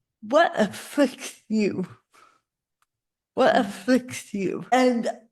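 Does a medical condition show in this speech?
Yes: cerebral palsy; spasticity.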